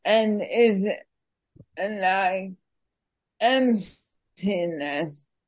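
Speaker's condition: Worsening speech; speech worsening over past 2 to 3 months; speech aggravated, symptoms feel dense, host repeats her words back for listeners

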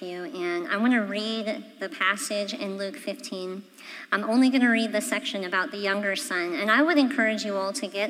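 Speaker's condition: Cleft palate; congenital, missing section of roof of mouth, jaws did not form correctly, reconstructive surgery at age 16; voice sounds different, half of voice vibrations go through nose, nasal resonance

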